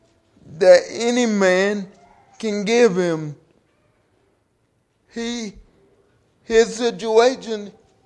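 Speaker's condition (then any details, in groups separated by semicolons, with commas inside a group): Cerebral palsy; due to birth complications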